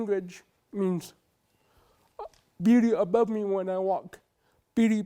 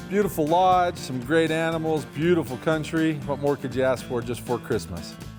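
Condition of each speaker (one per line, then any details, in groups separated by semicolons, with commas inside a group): Cerebral palsy; uses wheelchair
No condition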